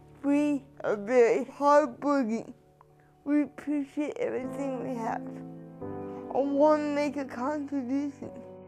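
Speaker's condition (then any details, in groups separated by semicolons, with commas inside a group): Cerebral palsy; affects muscles, cannot walk, uses wheelchair; speech affected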